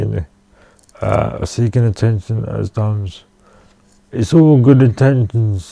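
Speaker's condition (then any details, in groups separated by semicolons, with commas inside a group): Cerebral palsy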